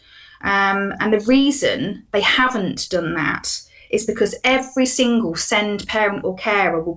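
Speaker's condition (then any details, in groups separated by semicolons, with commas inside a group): No condition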